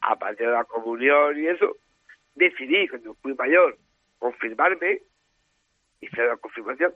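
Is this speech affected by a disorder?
Yes: Down syndrome; trisomy 21.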